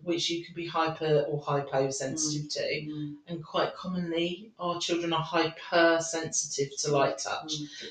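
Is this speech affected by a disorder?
No.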